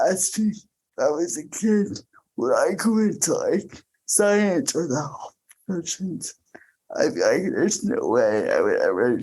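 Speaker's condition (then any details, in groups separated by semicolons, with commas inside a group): Cerebral palsy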